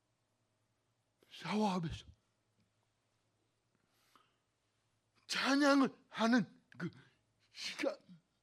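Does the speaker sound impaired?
Yes: cerebral palsy; lifelong pain, body and bones twisted, bent body.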